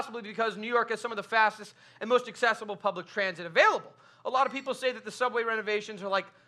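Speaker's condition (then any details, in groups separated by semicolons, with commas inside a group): No condition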